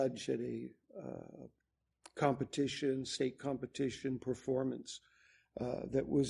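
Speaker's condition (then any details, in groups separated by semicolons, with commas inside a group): No condition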